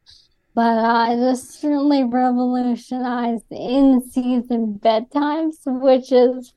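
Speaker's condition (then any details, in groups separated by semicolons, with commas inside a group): ALS; diagnosed within about past year, on the one approved ALS medication since diagnosis, symptom-directed treatments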